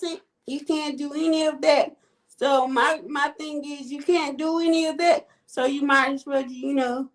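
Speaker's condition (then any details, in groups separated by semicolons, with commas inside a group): Cerebral palsy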